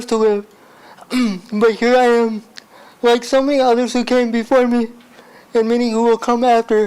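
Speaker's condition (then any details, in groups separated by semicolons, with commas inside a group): Spastic cerebral palsy; speech sounds a little different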